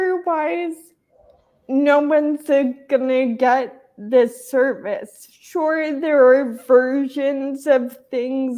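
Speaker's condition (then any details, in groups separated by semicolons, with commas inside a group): Traumatic brain injury; still slows things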